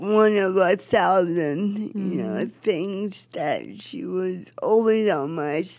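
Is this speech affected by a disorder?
Yes: cerebral palsy; speech affected, jokingly called a god-given accent.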